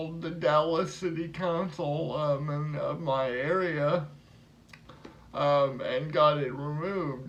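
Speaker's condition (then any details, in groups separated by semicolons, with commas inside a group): Cerebral palsy; speaks slower at times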